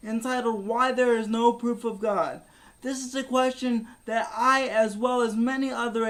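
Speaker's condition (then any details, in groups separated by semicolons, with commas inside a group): Cerebral palsy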